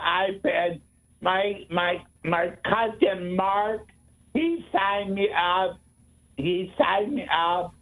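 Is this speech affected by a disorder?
Yes: speech impediment; wheelchair user.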